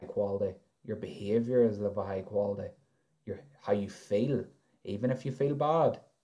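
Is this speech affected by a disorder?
No.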